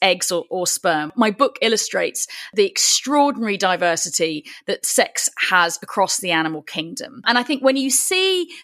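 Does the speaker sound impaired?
No.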